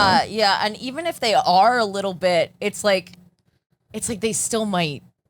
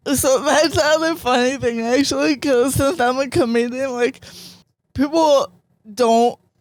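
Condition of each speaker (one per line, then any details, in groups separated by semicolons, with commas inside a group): No condition
Cerebral palsy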